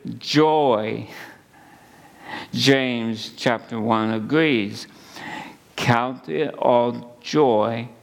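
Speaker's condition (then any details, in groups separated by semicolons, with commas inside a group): ALS; under neurologist care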